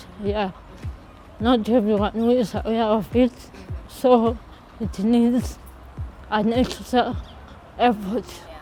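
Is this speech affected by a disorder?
Yes: cerebral palsy; since birth.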